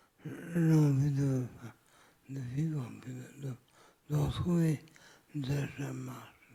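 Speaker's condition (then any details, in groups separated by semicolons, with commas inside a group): Severe traumatic brain injury; severe, bicycle accident, physical and cognitive sequelae; about 20 years since injury, initial coma, long rehabilitation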